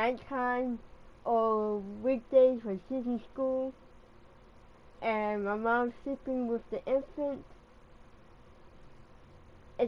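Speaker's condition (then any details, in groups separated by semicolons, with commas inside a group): Cerebral palsy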